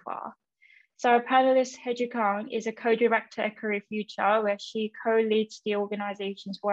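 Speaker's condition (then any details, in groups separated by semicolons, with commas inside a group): No condition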